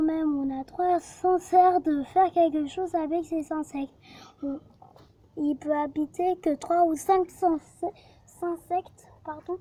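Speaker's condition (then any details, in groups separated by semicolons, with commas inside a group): No condition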